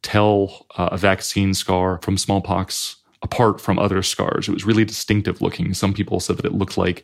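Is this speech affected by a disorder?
No.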